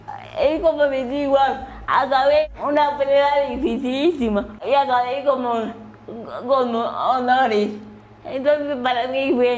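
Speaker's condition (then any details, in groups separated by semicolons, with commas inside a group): Cerebral palsy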